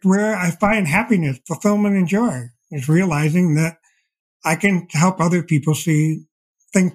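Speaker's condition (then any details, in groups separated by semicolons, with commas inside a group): Deafblindness; progressive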